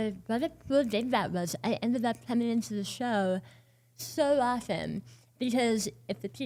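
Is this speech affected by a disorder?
Yes: oral cancer, partial glossectomy.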